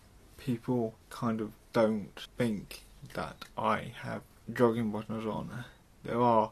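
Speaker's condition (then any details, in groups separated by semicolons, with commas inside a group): Cerebral palsy; mild, affects muscles and speech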